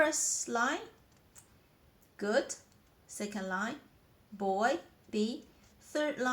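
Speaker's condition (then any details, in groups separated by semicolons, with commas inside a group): No condition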